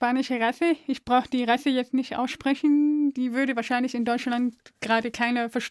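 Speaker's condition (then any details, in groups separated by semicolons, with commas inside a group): Deafness; deaf since birth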